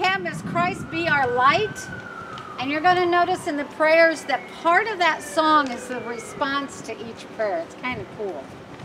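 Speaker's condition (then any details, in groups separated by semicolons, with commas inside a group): No condition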